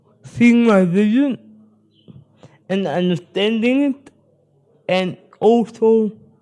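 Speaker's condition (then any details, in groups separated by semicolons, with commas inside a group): Spastic cerebral palsy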